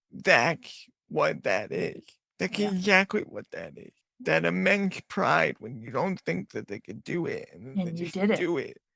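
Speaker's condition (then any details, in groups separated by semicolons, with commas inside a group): Cerebral palsy; voice sometimes sounds childlike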